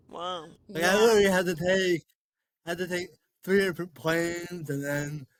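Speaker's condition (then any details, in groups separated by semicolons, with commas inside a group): Cerebral palsy; all four limbs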